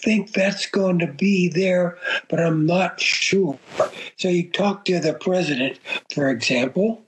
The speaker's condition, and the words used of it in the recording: Aphasia. By the way, you know, I've had a stroke almost 5 years ago, and I have aphasia, but you'll see it'll be okay for our talking about everything, okay?